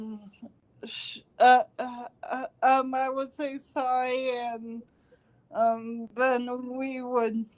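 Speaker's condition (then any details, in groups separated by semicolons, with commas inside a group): Cerebral palsy; since birth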